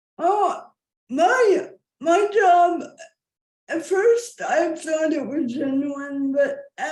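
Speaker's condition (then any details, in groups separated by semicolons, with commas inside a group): Cerebral palsy; wheelchair user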